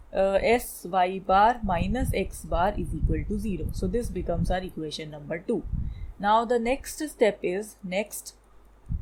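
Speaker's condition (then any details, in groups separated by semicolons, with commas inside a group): No condition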